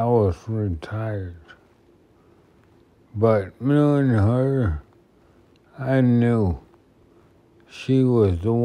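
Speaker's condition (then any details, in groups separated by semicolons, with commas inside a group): Multiple sclerosis; affects left side and voice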